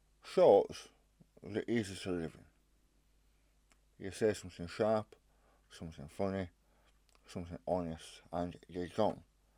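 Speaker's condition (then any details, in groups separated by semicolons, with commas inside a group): Stage 4 tongue cancer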